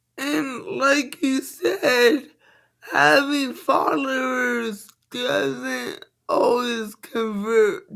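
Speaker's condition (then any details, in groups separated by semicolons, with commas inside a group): Cerebral palsy; from birth, affects walking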